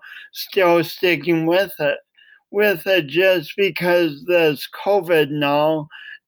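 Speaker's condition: Cerebral palsy; speech impediment

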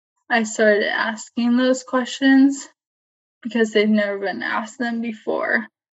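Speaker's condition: ALS, limb onset; diagnosed at age 25, onset in arms and legs, not bulbar onset; about 10 months since diagnosis, seeing speech language pathologist at clinic, voice and swallowing monitored, voice banking; voice tires and gets close to being lost while talking

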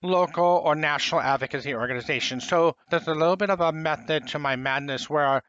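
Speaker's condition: Profound hearing loss, congenital

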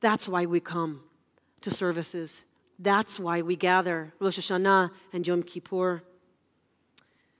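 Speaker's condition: No condition

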